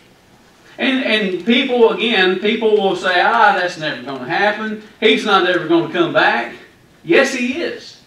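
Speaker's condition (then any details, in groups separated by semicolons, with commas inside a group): No condition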